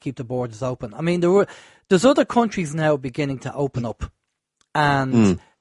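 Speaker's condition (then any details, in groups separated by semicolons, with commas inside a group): No condition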